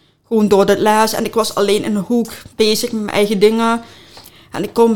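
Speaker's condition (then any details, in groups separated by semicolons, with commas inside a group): Deafness with cochlear implant; congenital, implant from age two, magnet in head, cochlear electrodes, once robotic sound, pain, stopped use; still uses cochlear implant, lip reads well, phone typing when needed, sister Demi supports with sign; speech therapy to practise speech, says speaks very well now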